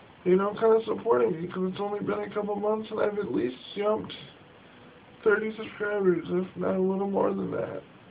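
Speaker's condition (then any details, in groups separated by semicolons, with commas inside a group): Cerebral palsy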